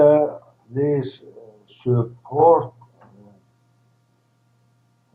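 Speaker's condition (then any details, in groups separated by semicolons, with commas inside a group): ALS, primary lateral sclerosis; primary lateral sclerosis, least progressive form; first diagnosed ALS, rediagnosed PLS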